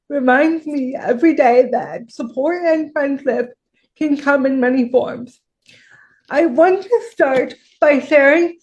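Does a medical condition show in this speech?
Yes: cerebral palsy; severe, wheelchair.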